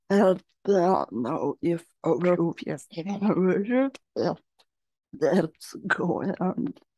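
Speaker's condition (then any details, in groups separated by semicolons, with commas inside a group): Generalized dystonia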